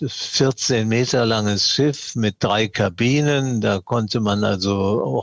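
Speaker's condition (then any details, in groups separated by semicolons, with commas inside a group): Parkinson's disease; diagnosed 2016 around age 75, years of tremor before, family doctor blamed stage fright; mild course so far, still trembles, diet and sport to slow progression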